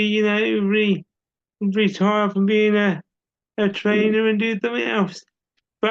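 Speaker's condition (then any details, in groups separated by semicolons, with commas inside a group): Cerebral palsy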